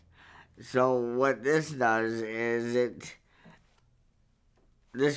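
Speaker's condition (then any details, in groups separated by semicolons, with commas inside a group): Cerebral palsy; verbal, able to speak up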